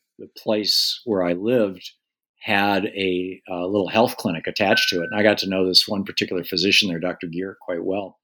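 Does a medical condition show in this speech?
No.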